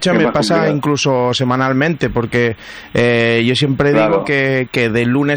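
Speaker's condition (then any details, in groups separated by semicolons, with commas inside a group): No condition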